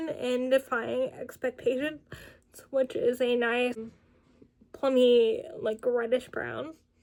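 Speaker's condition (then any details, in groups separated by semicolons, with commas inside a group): Cerebral palsy, spastic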